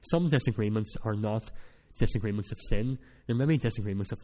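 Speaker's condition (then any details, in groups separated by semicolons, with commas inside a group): Cleft palate; speech not that clear at times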